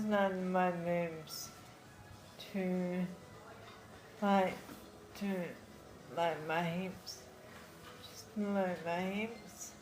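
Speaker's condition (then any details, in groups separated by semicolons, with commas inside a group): Friedreich's ataxia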